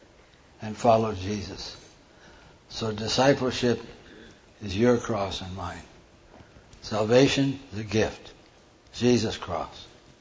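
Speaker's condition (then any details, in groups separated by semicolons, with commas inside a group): Parkinson's; hand tremor during talk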